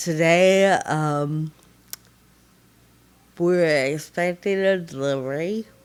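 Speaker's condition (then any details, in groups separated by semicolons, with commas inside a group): Friedreich ataxia, severe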